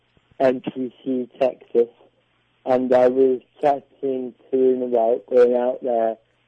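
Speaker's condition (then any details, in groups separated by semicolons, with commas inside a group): Cerebral palsy; diagnosed at birth, delayed developmental milestones, walked with walking frame, predicted lifelong electric wheelchair, prone to rounded shoulders; predicted never to talk, parents paid for speech therapy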